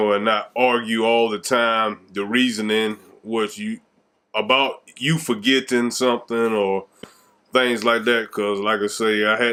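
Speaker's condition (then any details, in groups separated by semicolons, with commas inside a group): No condition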